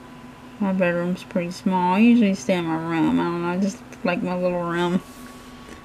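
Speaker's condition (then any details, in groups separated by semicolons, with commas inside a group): Cerebral palsy; hands affected, shaking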